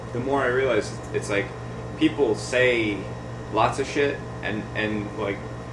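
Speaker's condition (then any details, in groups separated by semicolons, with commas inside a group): No condition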